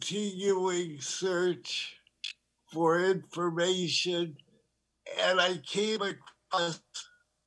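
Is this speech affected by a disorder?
Yes: Parkinson's disease; diagnosed over 9 years ago, tremor, uses medical cannabis for tremor relief.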